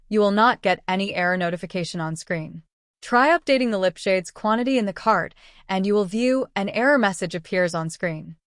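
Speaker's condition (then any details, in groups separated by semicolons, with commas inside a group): No condition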